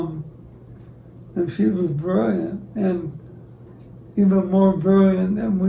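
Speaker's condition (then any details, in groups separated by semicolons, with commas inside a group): ALS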